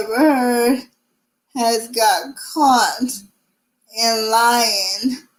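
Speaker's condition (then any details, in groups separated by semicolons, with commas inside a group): Cerebral palsy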